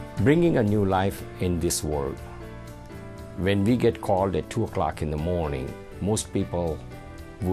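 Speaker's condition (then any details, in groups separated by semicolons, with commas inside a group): No condition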